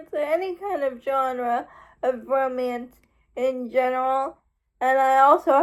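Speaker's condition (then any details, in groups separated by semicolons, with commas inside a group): Cerebral palsy; uses wheelchair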